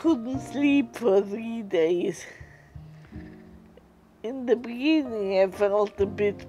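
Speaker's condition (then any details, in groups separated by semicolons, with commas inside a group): Multiple sclerosis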